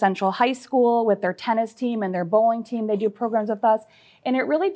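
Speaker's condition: No condition

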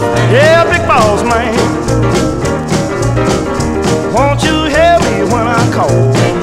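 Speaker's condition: No condition

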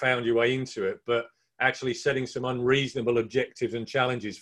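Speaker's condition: No condition

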